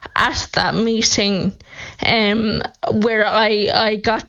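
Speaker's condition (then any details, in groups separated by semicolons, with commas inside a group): Friedreich's ataxia; progressive neurological decline, about 16 years since diagnosis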